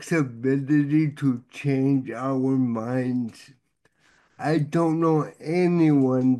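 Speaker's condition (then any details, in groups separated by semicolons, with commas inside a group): Cerebral palsy; difficulty keeping body completely still, e.g. for MRI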